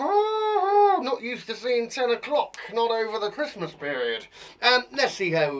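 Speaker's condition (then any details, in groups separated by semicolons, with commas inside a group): No condition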